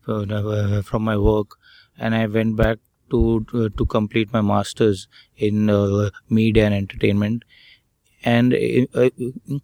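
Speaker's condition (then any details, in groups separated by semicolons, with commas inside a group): Stuttering; stuttering since birth, cause unknown, fluency shaping and reading practice in first two therapy sessions; Mumbai self-help group member, more comfortable speaking, says has found voice; stutters when speaking; repeated words, prolonged sounds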